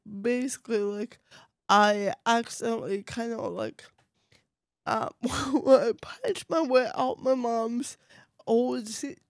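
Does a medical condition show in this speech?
Yes: cerebral palsy, mild; voice affected.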